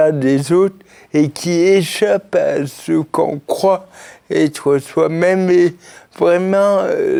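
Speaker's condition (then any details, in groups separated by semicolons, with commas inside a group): Cerebral palsy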